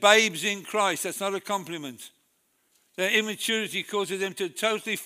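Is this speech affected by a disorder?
Yes: Parkinson's disease; Parkinson's with arthritis, diagnosed by brain scan after failed medical, dragging foot, shaking; new tablets from new consultant in Nottingham after over a year undertreated, masked face; speech affected at brain scan, per doctors.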